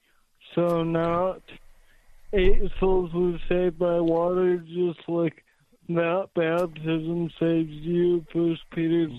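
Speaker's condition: Cerebral palsy; not stroke, mind unaffected; speaks slowly, host suspected stroke, caller denies being high on drugs

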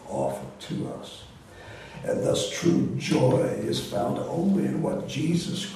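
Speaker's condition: Voice disorder; not contagious

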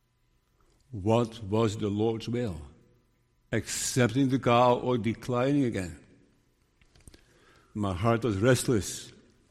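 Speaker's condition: Parkinson's disease; diagnosed 5 years ago

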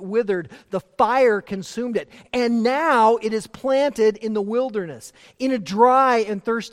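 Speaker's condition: No condition

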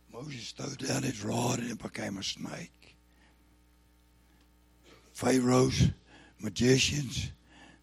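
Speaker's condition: Throat cancer, lost vocal cord

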